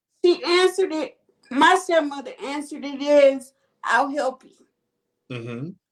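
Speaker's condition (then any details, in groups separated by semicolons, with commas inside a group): Cerebral palsy; quadriplegic type, all four limbs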